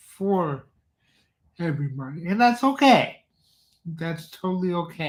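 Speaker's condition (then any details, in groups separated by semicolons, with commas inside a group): Cerebral palsy; from birth, cannot type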